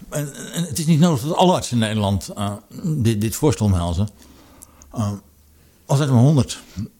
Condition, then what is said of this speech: Parkinson's disease. Moeilijk in elk geval dan vroeger.